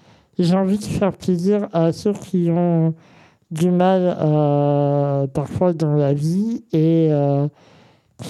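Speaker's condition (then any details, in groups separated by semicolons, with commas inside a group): Congenital muscular dystrophy; muscles stayed thinner and weaker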